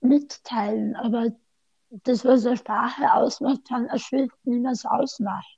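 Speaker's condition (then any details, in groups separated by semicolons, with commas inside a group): Speech impairment after tongue cancer, mild; aggressive right tongue-margin cancer into mouth arch at 48, 17-hour surgery, neck dissection, chemoradiotherapy; about 8.5 years after tongue cancer treatment; slightly limited, tends to speak fast, sometimes unclear, Austrian dialect, hard to understand without seeing face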